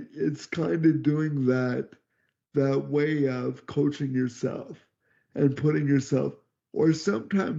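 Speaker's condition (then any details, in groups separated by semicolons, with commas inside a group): Cerebral palsy; could not talk until age 12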